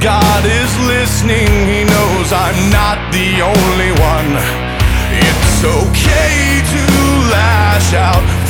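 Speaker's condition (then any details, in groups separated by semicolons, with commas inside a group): No condition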